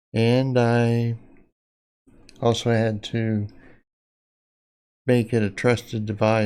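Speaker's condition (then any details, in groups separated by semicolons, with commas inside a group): Parkinson's disease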